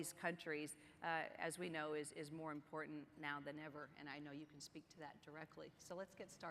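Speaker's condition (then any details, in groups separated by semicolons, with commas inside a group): No condition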